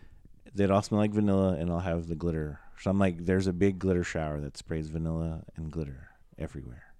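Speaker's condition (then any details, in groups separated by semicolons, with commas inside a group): No condition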